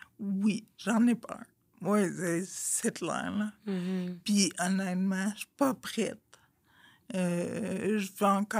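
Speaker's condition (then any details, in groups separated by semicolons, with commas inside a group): Friedreich's ataxia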